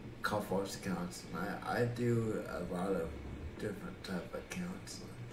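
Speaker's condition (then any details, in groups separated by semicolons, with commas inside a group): Cerebral palsy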